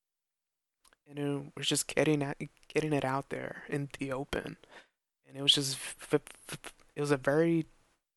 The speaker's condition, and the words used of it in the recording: Stuttering. It's uncomfortable to speak, especially in a certain type of situation.